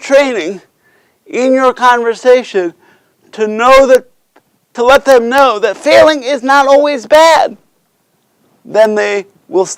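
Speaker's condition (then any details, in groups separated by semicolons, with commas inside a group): Cerebral palsy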